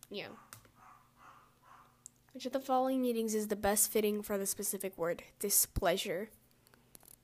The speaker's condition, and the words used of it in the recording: None; typical speech.